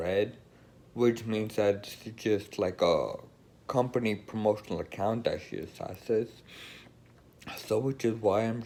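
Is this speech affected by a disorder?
Yes: Friedreich's ataxia.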